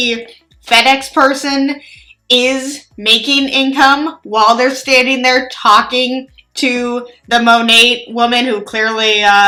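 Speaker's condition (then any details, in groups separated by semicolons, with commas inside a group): No condition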